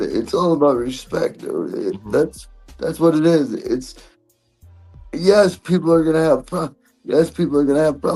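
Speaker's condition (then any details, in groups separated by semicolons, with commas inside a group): Cerebral palsy; present from birth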